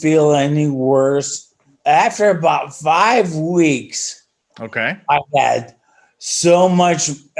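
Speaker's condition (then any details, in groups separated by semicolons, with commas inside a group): ALS; spasticity as early symptom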